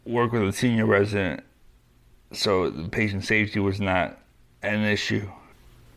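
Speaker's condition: Young onset Parkinson's disease; onset age 38, LRRK2 hereditary form, right hand weakness first, medication 5 years with wearing off, freezing; deep brain stimulator in place, daily exercise, no cognitive problems while working

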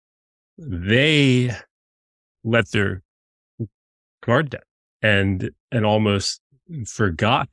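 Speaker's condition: Stutter; still stutters as adult; stutters visibly and audibly; repeated words, blocks

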